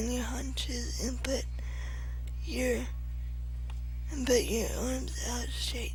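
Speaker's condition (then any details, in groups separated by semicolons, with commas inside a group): Cerebral palsy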